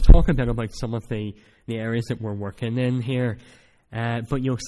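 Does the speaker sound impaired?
Yes: cleft palate; speech not that clear at times.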